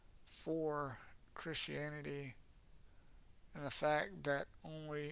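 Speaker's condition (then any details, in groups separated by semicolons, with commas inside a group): Cerebral palsy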